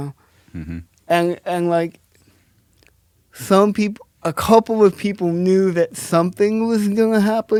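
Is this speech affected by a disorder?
Yes: cerebral palsy.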